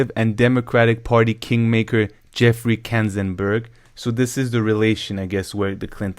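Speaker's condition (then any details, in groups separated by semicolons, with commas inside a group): No condition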